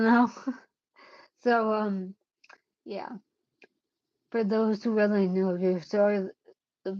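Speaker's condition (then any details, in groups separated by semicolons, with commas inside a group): Cerebellar ataxia; caused by brain bleed, unsteady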